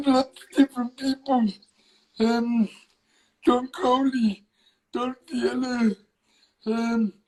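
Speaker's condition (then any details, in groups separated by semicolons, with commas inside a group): Cerebral palsy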